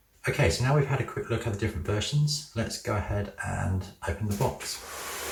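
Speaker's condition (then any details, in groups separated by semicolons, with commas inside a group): No condition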